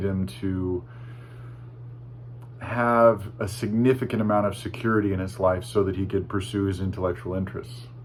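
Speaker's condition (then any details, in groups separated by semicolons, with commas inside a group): No condition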